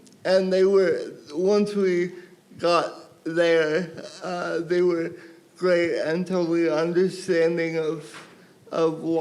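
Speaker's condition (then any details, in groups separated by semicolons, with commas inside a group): Cerebral palsy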